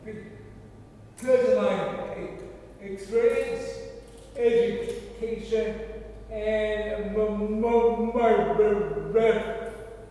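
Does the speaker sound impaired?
Yes: cerebral palsy; stuttering, formerly worse, much improved.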